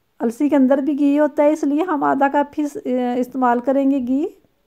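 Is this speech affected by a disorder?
No.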